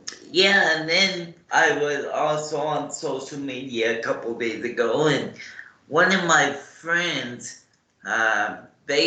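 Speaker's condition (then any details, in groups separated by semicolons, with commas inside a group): Cerebral palsy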